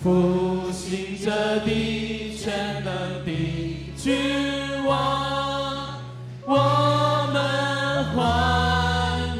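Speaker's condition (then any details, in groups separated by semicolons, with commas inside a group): No condition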